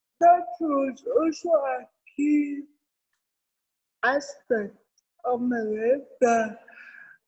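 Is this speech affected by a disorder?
Yes: cerebral palsy; therapy since six months old, ongoing.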